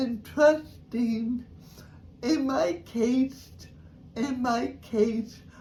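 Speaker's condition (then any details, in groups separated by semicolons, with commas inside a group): Cerebral palsy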